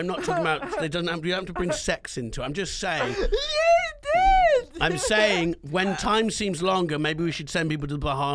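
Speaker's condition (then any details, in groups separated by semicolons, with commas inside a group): No condition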